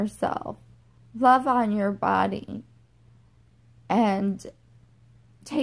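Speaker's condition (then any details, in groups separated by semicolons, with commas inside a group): Generalized dystonia; lost swallow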